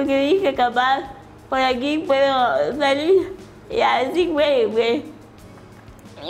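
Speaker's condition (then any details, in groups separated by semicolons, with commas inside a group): Cerebral palsy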